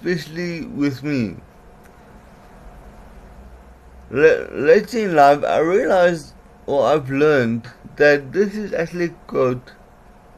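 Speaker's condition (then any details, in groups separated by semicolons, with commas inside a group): Cerebral palsy; worse when mouth tires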